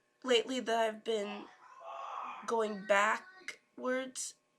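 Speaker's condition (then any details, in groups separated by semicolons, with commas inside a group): No condition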